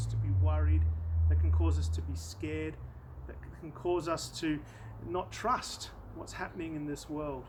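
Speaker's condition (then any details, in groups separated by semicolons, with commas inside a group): No condition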